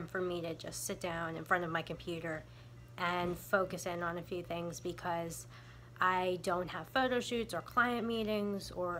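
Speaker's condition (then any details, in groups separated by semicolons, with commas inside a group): No condition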